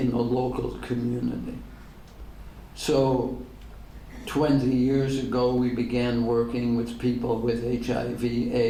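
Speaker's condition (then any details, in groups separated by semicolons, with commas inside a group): ALS; degenerative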